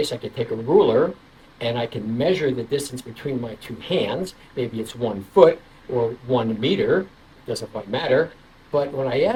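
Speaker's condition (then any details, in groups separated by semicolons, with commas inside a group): No condition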